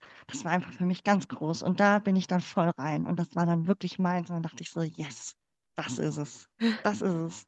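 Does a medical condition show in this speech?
Yes: cleft palate; congenital, born in former GDR, infant feeding difficulty, mother's fingers closed palate, palate surgically closed; speaking in front of class or using voice in speech never felt easy.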